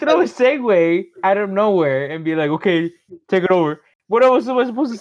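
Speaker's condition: No condition

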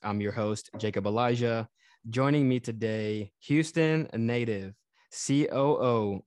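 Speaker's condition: No condition

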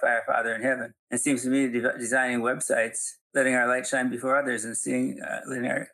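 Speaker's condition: Parkinson's; Parkinson's diagnosed about 6.5 years earlier, gradually somewhat worse, not debilitating; still teaching and speaking publicly

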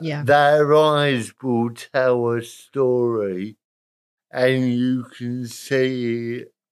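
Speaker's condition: Cerebral palsy, moderate; spastic

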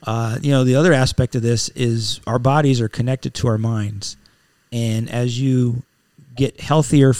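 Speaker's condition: No condition

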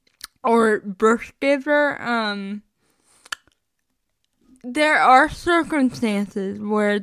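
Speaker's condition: Cerebral palsy; chronic illness and disability

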